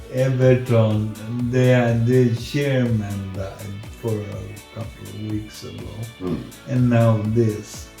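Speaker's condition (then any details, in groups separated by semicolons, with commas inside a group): Multiple sclerosis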